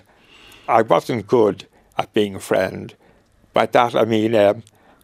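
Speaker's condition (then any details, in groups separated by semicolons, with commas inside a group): Motor neuron disease; wheelchair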